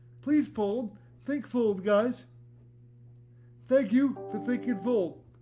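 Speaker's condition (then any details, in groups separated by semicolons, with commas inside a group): Cerebral palsy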